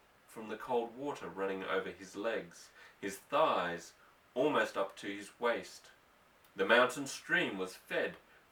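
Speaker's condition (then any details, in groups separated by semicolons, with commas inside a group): No condition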